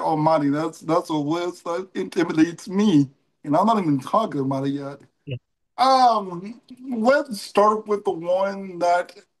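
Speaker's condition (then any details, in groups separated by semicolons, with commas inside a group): Cerebral palsy; milder case than Elizabeth Bouvier's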